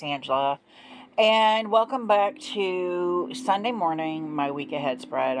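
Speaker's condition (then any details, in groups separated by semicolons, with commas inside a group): No condition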